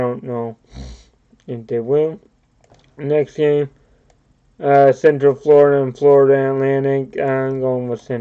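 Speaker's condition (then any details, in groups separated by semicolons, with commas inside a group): Cerebral palsy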